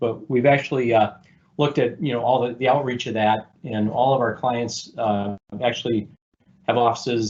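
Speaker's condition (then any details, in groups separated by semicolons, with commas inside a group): No condition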